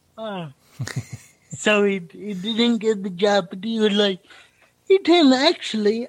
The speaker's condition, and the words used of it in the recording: Cerebral palsy. I know the amount of time I'm gonna be speaking and how many uh, words I can get in.